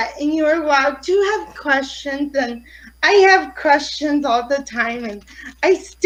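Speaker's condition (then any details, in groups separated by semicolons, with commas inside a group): Cerebral palsy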